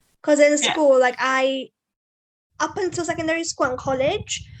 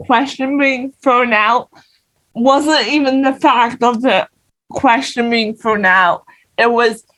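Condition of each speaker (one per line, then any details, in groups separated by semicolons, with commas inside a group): No condition
Cerebral palsy; non-progressive physical disability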